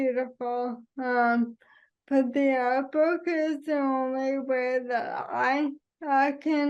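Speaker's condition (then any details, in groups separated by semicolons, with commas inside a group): ALS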